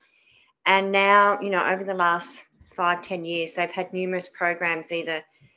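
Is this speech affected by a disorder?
Yes: cleft palate; dental services.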